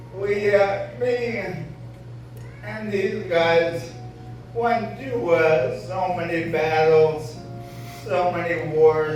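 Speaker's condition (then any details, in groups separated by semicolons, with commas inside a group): ALS; voice sounds impaired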